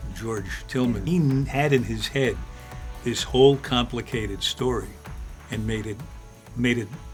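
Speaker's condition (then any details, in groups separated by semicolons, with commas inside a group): No condition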